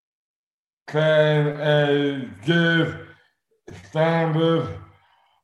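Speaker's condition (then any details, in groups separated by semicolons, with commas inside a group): Dystonia; incredibly slurred, dramatically impaired, worse at onset with eating difficulty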